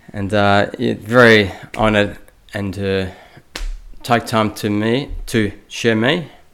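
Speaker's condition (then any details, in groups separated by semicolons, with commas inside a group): Aphasia after brain AVM; brain AVM from birth, ruptured causing stroke, one side paralyzed, two weeks coma, three operations; seven years post stroke, therapists Gemma Duffield, Claire Douglas, Lauren Fletcher, dictates emails and texts; speech poor after stroke, ongoing aphasia, worsens after an hour of talking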